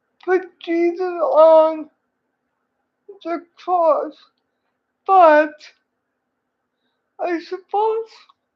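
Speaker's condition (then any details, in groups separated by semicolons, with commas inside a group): Cerebral palsy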